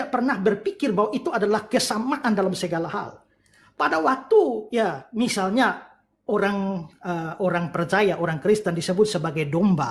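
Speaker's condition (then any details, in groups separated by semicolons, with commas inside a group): No condition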